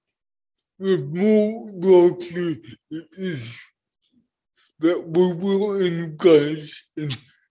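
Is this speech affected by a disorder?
Yes: cerebral palsy; brain injury from birth asphyxia, born not breathing; speech impediment, first 5 minutes hardest to follow, listeners get used to it, transcript provided.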